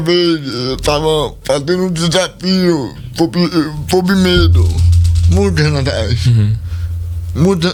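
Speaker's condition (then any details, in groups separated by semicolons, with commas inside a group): Cerebral palsy; speech not normal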